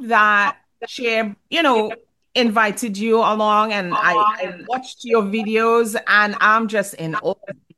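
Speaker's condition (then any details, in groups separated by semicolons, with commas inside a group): No condition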